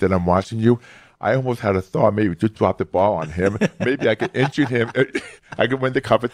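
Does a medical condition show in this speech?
Yes: hearing loss; about 75% hearing loss from close to birth; left ear surgery about 5 years ago, no hearing aid in left ear now, hears much better; severe speech impediment since childhood, very monotone speech, studied phonetics for inflection, improved over years, new york accent.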